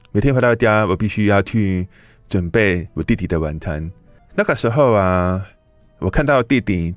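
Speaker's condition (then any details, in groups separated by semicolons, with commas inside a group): Hearing impairment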